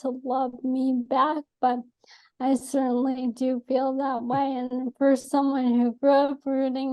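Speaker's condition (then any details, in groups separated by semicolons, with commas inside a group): ALS; atypical case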